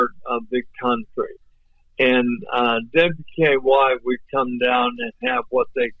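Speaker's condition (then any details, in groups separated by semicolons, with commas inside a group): ALS; voice off but clear and understandable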